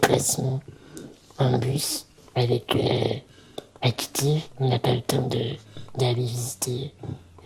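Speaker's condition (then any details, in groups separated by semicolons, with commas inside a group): Myopathy; reduced mobility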